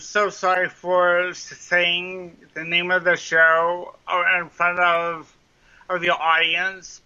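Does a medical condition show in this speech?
Yes: cerebral palsy, mild; speech impediment, sounds like Wendy's drive-thru speaker box, may sound drunk.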